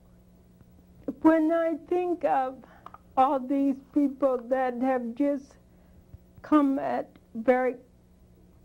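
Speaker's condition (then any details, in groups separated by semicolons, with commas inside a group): Spinocerebellar degeneration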